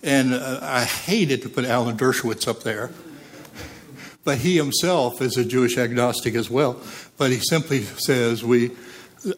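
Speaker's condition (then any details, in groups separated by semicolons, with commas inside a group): No condition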